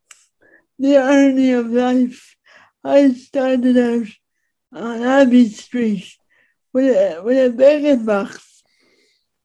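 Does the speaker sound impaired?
Yes: speech impediment; disabled.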